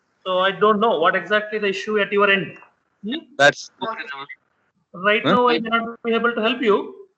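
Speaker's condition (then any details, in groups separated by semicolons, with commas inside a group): No condition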